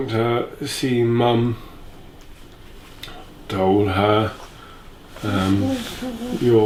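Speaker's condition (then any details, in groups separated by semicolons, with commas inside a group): Neuromuscular disease; speech and walking deteriorated since diagnosis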